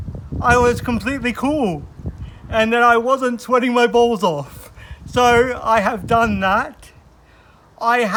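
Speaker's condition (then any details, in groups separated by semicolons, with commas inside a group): Cerebral palsy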